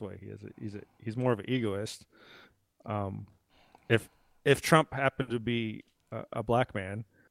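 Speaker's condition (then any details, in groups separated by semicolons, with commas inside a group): No condition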